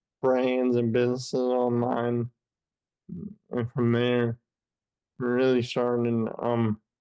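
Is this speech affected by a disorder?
Yes: Friedreich's ataxia; diagnosed age 14, earlier shortness of breath, wheelchair dependent since age 18; age 28, 14 years since diagnosis, still progressing, uses wheelchair.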